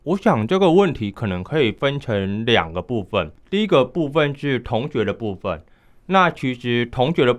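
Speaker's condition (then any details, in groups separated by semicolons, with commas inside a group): Hearing impairment, high-frequency hearing loss, mild; uses hand signals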